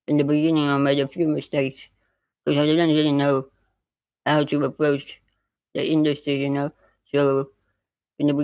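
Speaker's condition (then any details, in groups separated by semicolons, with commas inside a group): Spinal muscular atrophy type 2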